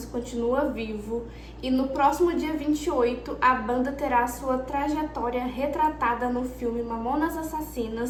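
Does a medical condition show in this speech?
No.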